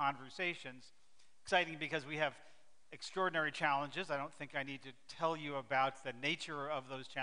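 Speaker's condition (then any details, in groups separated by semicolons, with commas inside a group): No condition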